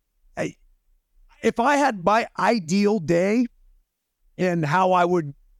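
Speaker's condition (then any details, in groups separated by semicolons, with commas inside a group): No condition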